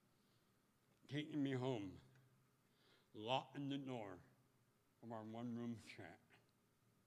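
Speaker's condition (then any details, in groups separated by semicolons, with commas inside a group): Speech impediment; 6 years of therapy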